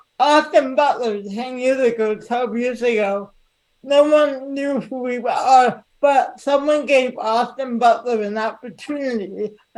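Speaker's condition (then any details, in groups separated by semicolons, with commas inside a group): Cerebral palsy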